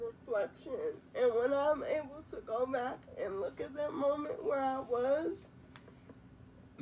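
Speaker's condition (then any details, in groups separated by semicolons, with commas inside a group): Quadriplegic cerebral palsy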